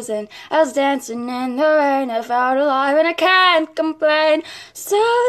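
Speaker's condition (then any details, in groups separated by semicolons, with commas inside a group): No condition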